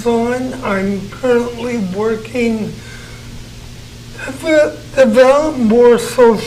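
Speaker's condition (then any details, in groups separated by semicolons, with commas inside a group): Cerebral palsy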